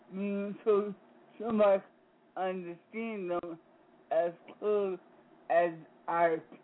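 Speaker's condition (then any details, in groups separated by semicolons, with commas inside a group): Speech impediment; disability; sometimes gets stuck, breath won't push words out, speech very clear today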